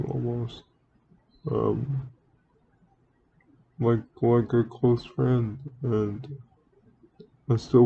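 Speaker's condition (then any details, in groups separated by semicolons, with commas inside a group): Cerebral palsy; speaks relatively well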